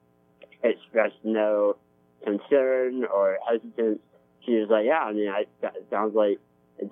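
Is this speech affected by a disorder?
Yes: spinal muscular atrophy; type 2, congenital, never able to walk or crawl, wheelchair since age 2.5, weighs 65 pounds; better jaw muscles since Spinraza.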